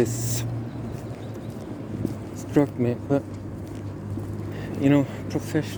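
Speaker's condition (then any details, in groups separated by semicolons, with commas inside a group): No condition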